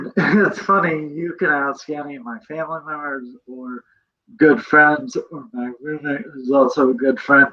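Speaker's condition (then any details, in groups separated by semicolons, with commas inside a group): Cerebral palsy; present from birth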